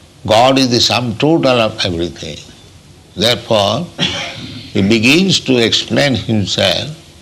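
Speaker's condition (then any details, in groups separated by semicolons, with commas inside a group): No condition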